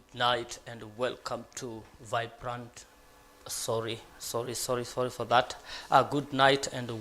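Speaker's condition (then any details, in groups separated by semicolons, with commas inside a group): No condition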